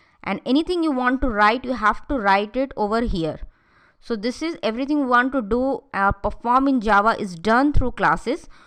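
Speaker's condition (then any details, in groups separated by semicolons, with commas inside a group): No condition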